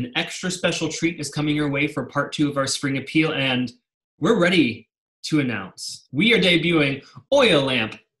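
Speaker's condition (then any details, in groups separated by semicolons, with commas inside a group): No condition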